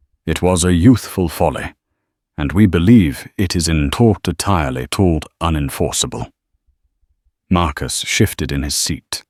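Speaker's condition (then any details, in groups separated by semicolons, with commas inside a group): No condition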